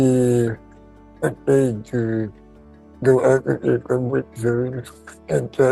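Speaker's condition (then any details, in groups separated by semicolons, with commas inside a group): Pompe disease; late onset form; breathing difficulty, breathes through ventilator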